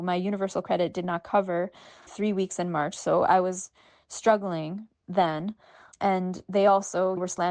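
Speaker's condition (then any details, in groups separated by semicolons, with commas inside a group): No condition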